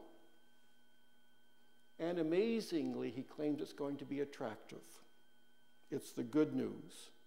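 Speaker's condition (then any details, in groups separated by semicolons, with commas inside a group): No condition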